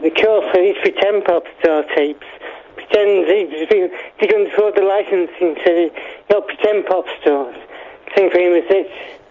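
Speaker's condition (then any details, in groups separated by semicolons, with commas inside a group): Parkinson's; needs sling hoist to be lifted up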